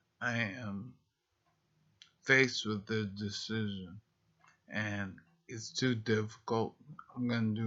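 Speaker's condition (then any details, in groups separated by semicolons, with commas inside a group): Multiple sclerosis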